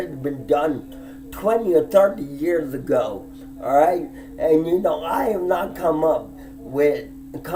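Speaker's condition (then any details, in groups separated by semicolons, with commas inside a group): Disability with speech impediment; affects walking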